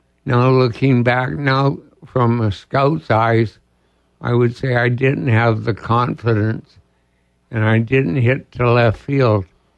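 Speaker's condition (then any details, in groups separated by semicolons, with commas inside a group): ALS; diagnosed about two years ago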